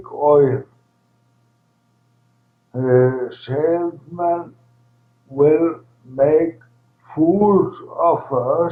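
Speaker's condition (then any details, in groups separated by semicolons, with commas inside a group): ALS, primary lateral sclerosis, PLS; primary lateral sclerosis, least progressive form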